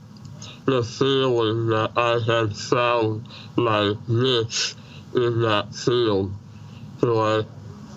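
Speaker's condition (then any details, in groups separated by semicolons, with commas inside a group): Treacher Collins syndrome, severe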